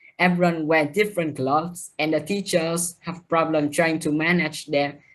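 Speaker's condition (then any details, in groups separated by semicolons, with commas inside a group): No condition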